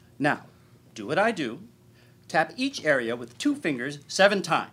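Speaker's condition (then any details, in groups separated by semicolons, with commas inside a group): No condition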